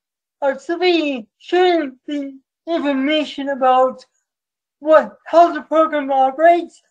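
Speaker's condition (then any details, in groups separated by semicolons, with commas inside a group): Cerebral palsy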